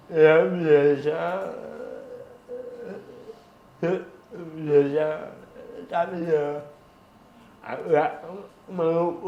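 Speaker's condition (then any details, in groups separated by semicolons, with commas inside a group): Cerebral palsy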